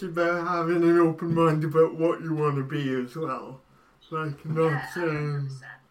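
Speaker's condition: Cerebral palsy; brain damage at or around birth

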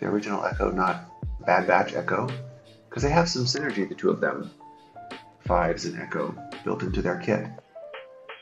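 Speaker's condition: No condition

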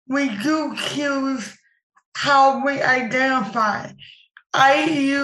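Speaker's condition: Impaired speech; speech disability

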